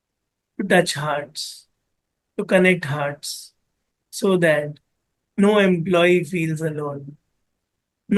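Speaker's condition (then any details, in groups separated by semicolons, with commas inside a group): No condition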